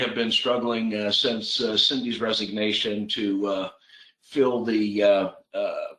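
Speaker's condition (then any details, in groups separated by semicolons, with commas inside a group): No condition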